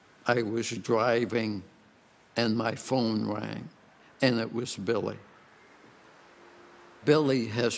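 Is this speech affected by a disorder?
Yes: ALS (Lou Gehrig's disease); degenerative, worsening over time, eventually affects swallowing, chewing, breathing, no known cause, no cure; over 10 years since diagnosis, initial prognosis 2 to 5 years.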